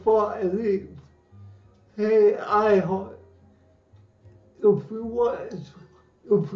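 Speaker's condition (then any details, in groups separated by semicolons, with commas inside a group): Cerebral palsy; lifelong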